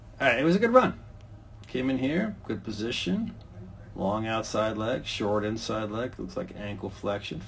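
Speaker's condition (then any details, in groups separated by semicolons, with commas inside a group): No condition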